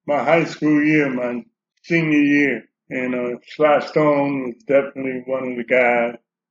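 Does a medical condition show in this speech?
Yes: Parkinson's disease; Parkinson's disease for quite a while, age 70; good days and bad days, feeling pretty good today, Parkinson's acting up.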